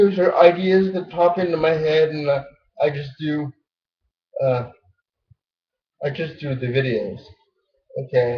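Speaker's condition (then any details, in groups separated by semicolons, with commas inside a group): Cerebral palsy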